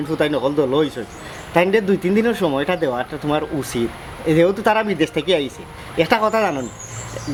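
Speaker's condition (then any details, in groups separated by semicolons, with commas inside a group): No condition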